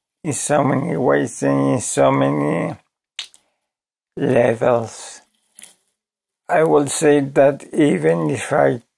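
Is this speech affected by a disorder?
Yes: ALS.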